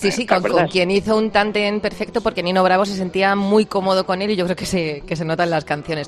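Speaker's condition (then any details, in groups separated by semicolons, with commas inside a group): No condition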